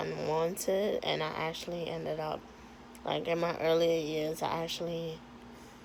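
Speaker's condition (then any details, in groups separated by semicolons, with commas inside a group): Cerebral palsy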